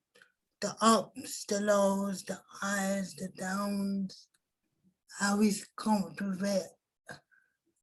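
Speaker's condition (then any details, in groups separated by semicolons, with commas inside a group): Cerebral palsy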